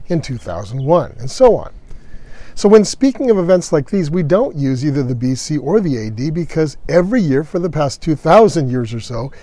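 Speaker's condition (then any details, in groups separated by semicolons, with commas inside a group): No condition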